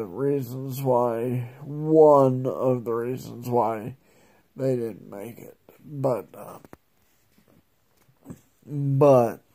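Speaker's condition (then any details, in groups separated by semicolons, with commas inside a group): Multiple sclerosis; likely primary progressive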